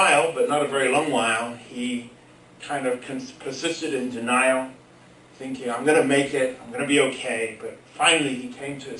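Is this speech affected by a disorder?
No.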